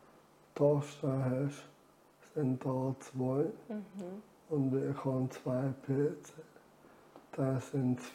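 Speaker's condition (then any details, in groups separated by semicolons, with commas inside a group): ALS; reduced air makes talking effortful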